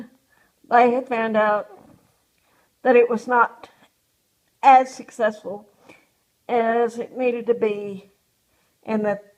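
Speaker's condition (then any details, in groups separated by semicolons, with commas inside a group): Cerebral palsy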